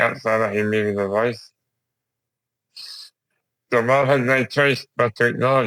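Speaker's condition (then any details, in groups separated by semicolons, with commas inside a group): Duchenne muscular dystrophy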